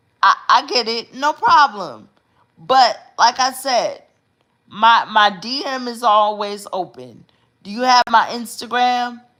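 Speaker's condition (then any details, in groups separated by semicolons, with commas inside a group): Cerebral palsy; uses specialized hospital bed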